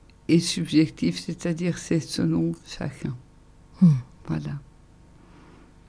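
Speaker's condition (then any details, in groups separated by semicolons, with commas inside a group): ALS (Charcot's disease); breathing difficulties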